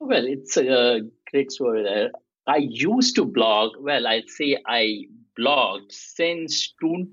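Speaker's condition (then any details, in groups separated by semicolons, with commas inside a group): Stuttering; may block on some words, may repeat sounds; prolonged sounds, blocks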